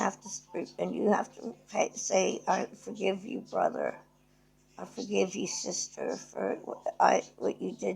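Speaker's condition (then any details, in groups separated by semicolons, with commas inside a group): Cerebral palsy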